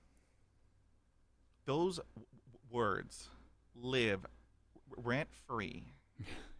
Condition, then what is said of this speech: Stuttering. I'm confident, but I still have a stutter.